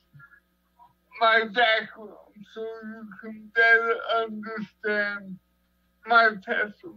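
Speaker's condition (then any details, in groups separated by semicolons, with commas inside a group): Cerebral palsy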